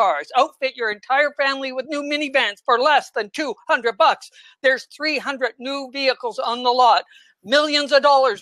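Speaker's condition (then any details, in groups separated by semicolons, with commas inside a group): No condition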